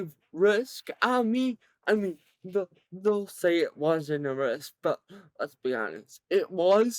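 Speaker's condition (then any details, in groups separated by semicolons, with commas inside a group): Cerebral palsy; present from birth, severe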